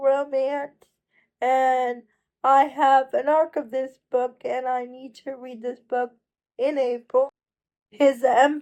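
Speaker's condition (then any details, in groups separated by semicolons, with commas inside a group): Cerebral palsy; uses wheelchair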